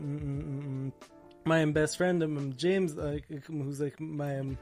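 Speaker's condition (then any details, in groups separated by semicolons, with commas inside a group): Stammer and stutter; near-fatal illness at 20, 3-day coma, 9 days ventilator, feeding tube, 4 hospitals in 6 weeks; ongoing speech issues, some improvement noted; speech impediment, described as barely able to speak; prolonged sounds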